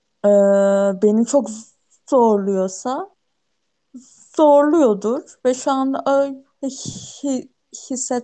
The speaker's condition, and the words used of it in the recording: Stuttering. Hani hem fiziksel anlamda çok fazla zorluyor, yoruyor.